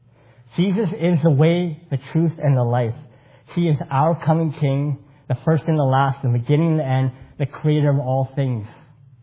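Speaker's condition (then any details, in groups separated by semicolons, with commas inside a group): Cleft palate; congenital cleft palate, multiple surgeries with long hospital stays in childhood in 80s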